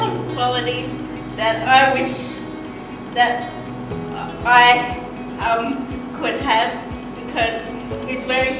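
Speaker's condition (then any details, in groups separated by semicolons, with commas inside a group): Cerebral palsy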